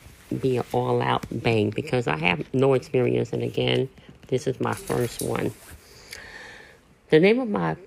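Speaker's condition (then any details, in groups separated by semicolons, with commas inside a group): Cleft lip and palate; congenital cleft lip and palate, surgically repaired; voice a little raspy early in the morning; cleft lip and palate partly affects how speech sounds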